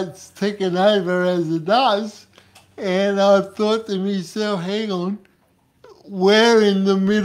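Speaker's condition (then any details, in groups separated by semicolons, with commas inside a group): Cerebral palsy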